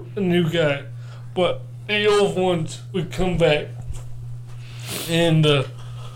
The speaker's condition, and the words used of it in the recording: Cerebral palsy. So obviously, hearing me, I do have a speech impediment.